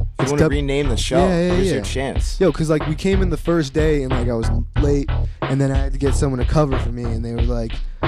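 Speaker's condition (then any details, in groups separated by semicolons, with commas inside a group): No condition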